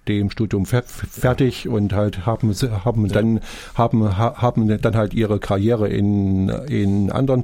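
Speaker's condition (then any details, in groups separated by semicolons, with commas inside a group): Stuttering; repeated sounds, repeated words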